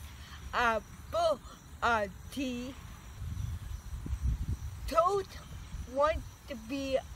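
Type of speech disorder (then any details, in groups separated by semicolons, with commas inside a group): Apraxia of speech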